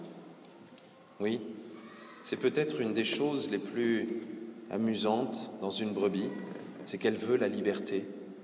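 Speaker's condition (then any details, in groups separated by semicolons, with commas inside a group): No condition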